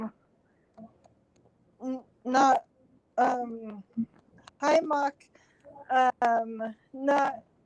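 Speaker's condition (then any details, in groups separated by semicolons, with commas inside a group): Cerebral palsy; since birth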